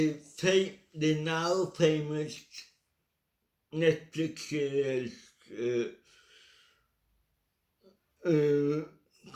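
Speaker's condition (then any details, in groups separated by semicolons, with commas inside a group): Cerebral palsy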